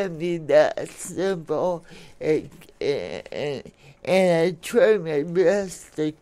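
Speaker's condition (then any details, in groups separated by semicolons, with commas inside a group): Cerebral palsy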